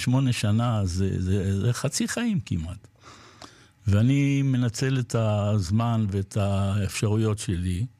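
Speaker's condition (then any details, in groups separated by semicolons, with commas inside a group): Parkinson's disease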